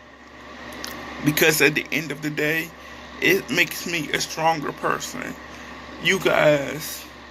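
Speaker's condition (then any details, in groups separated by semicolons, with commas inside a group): Cerebral palsy; affected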